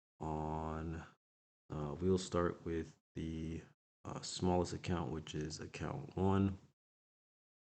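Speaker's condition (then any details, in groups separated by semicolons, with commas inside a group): No condition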